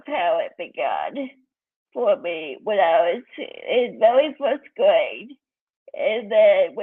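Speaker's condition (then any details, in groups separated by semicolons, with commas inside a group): Cerebral palsy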